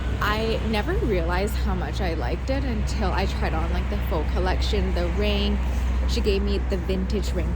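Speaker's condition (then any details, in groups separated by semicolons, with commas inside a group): No condition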